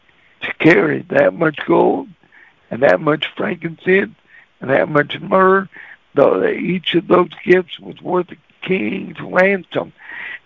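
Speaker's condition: Cerebral palsy; cerebral palsy voice

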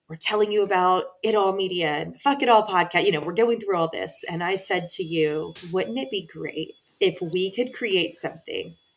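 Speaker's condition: No condition

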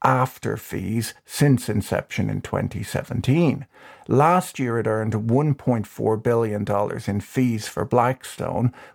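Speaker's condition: No condition

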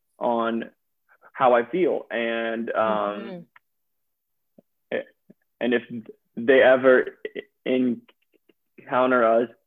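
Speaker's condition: Stuttering; stuttering since around age five, group therapy at school, private therapist in Birmingham, therapy five to 18; prolonged sounds, blocks

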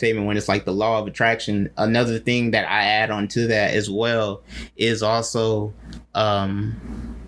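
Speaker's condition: No condition

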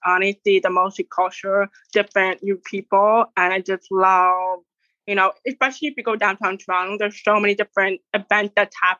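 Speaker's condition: Deaf; wears hearing aid

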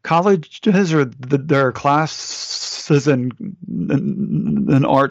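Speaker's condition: Stuttering; lifelong stutter, never goes away, Toastmasters member for a while practicing public speaking; ongoing stutter, constant struggle, asks others not to finish words; sometimes quieted through focus, phone calls a struggle; repeated sounds, prolonged sounds

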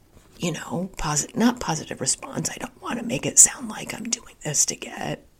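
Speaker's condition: Spasmodic dysphonia; diagnosed seven months ago

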